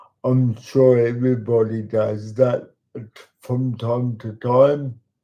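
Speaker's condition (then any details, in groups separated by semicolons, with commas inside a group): Cerebral palsy; talks slowly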